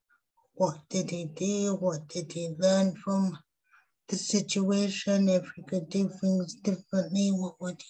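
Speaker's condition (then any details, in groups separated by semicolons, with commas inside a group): Cerebral palsy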